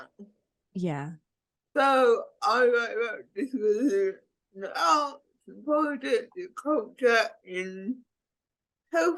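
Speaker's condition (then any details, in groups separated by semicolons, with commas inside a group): Cerebral palsy; speech impediment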